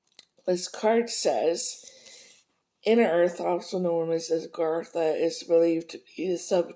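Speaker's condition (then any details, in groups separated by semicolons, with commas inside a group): No condition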